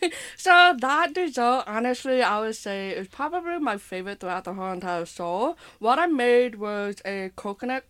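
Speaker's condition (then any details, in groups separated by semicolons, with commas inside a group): Hearing impairment with speech impairment; does not sound like others, speech and hearing impairments sometimes affect talking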